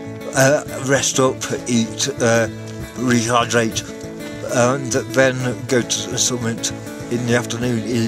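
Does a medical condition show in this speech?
Yes: cerebral palsy.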